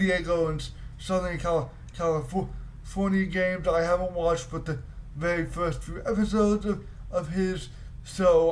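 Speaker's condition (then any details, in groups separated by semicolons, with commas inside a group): Cerebral palsy; voice tone sometimes odd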